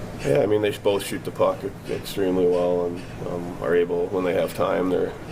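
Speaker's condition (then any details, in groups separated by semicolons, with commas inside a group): No condition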